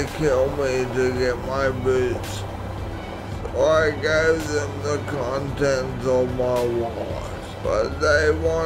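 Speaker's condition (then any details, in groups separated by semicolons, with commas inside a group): Traumatic brain injury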